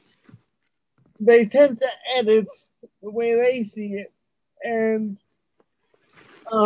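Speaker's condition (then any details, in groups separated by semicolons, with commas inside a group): Cerebral palsy; uses wheelchair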